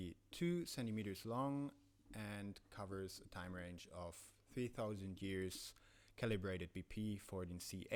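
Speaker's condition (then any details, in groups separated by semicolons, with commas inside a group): No condition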